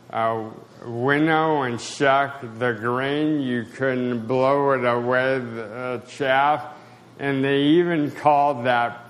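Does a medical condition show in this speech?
Yes: spasticity, mild; drug affects speech a little, may sound draggy.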